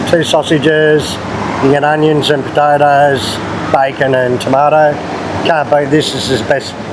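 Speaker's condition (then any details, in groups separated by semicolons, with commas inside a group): No condition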